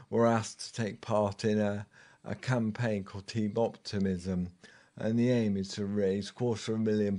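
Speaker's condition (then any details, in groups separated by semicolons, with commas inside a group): Motor neurone disease; speech audibly deteriorating, breathing capacity down to 42%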